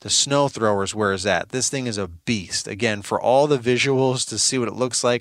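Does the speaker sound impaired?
No.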